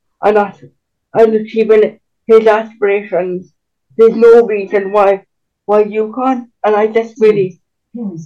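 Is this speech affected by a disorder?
Yes: cerebral palsy; can walk but with limits.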